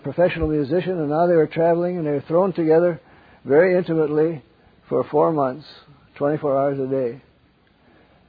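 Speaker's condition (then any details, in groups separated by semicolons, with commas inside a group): Parkinson's; takes cold shower instead of lying awake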